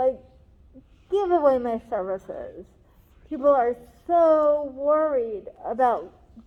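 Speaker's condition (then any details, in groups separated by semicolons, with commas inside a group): Cerebral palsy; talks differently than others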